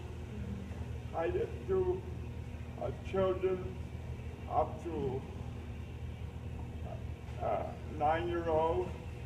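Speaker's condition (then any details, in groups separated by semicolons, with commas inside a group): Cerebral palsy; uses a lift for transfers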